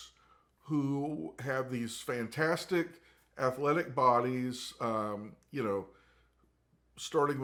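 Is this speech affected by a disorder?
No.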